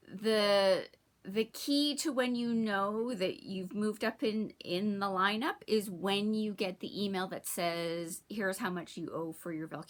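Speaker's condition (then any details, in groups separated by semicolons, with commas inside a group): No condition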